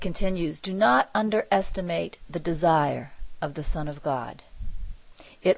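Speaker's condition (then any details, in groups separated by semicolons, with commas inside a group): No condition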